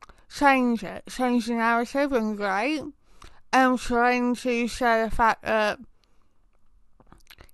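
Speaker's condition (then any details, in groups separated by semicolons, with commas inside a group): Tongue cancer; chemotherapy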